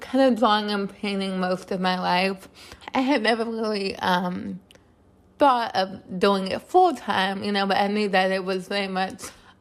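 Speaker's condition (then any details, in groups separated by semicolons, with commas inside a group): Cerebral palsy; from birth, born two months premature, 2 pounds 12 ounces, significant motor skill delays, physical and occupational therapy as child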